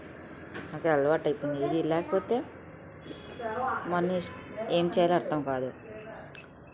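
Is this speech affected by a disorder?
No.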